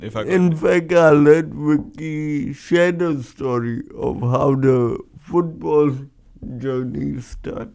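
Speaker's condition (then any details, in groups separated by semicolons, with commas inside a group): Cerebral palsy; congenital, breech vaginal birth instead of recommended c-section, head stuck 90 seconds, oxygen loss; age 25, walks, others ask if drunk, three years on Singapore cerebral palsy football team; could not speak properly as child, now speaks publicly as motivational speaker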